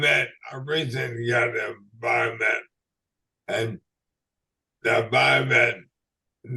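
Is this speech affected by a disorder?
Yes: ALS/MND; uses red light therapy; throat locks up blocking breathing, speech too poor for phone.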